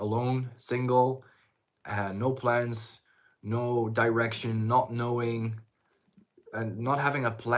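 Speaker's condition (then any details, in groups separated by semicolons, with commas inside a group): No condition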